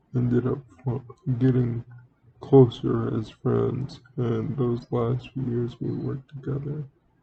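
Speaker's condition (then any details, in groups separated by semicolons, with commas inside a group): Cerebral palsy; speaks relatively well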